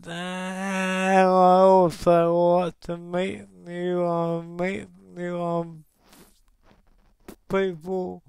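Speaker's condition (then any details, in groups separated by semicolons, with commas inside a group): Cerebral palsy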